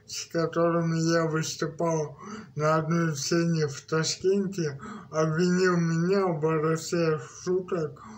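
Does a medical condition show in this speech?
Yes: cerebral palsy.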